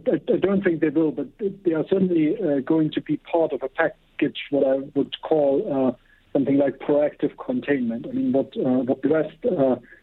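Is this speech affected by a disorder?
No.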